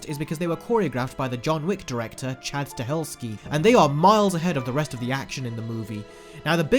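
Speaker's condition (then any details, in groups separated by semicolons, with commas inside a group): No condition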